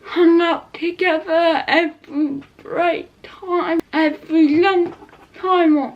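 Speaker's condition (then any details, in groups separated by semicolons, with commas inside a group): Cerebral palsy; not quadriplegic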